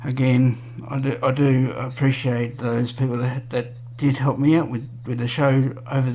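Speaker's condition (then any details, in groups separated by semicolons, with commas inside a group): Cerebral palsy; 46 years old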